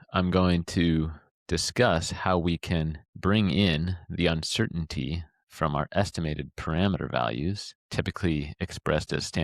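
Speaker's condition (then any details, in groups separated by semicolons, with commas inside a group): No condition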